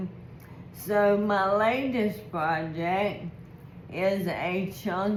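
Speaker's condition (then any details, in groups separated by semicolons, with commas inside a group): ALS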